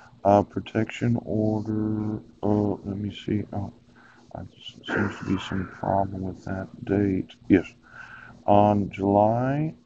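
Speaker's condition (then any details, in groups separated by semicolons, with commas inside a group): No condition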